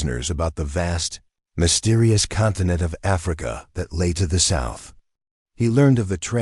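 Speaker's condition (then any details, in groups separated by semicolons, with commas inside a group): No condition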